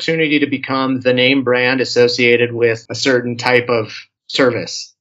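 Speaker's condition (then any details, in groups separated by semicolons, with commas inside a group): No condition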